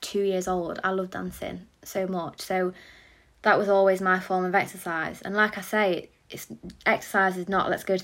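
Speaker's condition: No condition

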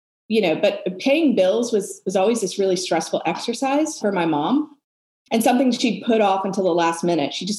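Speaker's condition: No condition

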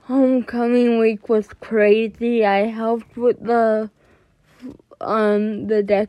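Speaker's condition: Cerebral palsy; more jerking in class

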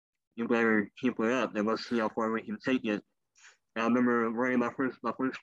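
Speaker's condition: Cleft lip and palate; elective leg amputations

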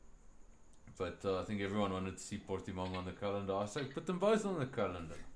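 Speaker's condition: No condition

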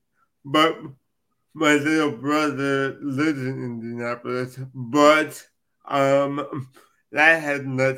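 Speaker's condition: Cerebral palsy; from birth

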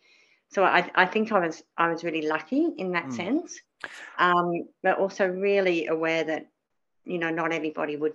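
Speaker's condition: Cleft palate; spoke differently as child

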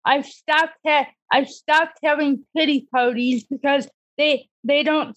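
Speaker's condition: Cerebral palsy; disability since childhood

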